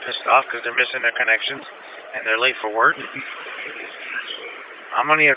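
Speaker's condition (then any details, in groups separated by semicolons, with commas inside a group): No condition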